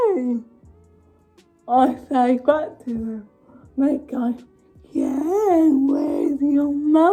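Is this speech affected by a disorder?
Yes: cerebral palsy.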